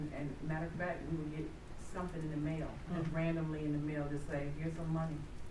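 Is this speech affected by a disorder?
No.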